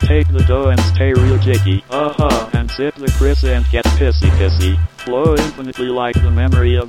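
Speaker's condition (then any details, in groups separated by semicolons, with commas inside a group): No condition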